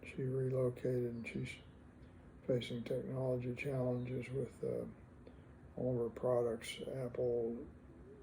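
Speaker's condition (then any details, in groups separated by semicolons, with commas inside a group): Parkinson's disease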